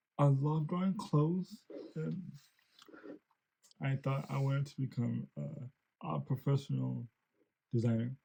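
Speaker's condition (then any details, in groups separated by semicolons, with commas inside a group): Cerebral palsy; since birth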